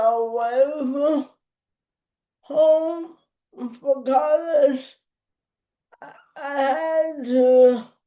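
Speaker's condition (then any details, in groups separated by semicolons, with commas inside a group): Cerebral palsy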